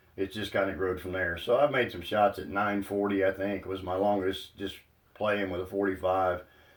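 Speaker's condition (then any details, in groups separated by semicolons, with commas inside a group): No condition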